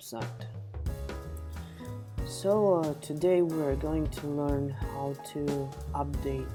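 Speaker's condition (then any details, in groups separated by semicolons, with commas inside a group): No condition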